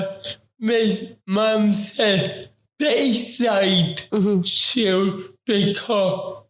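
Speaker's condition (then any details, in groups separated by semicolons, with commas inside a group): Ataxic cerebral palsy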